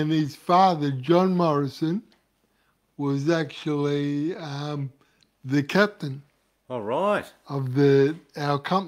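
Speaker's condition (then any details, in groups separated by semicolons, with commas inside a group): Cerebral palsy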